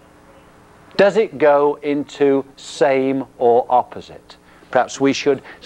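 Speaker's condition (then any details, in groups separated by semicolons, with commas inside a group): No condition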